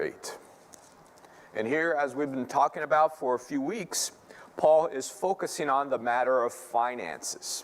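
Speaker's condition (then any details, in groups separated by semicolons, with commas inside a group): No condition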